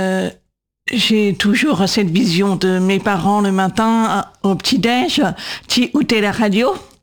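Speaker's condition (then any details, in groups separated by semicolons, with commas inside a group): Congenital deafness, profound, caused by cytomegalovirus; deaf from birth, congenital cytomegalovirus (CMV), diagnosed around 18 months, severe at birth, dropped at age 8, implants; wears implants, earlier hearing aids, radio inaccessible, age 37; speaks aloud, AI speech recognition struggles to understand her, host understands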